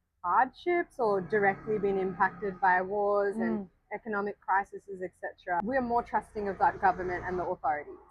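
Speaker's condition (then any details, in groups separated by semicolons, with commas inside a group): No condition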